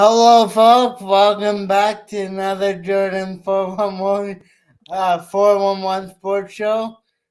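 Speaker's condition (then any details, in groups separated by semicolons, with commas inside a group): Cerebral palsy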